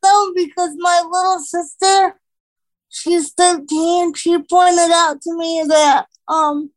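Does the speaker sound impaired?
Yes: cerebral palsy; oxygen loss during emergency birth, Albany Medical Center, 2 pounds, diagnosed age 2, wheelchair from 4; some speech difficulty from oxygen loss.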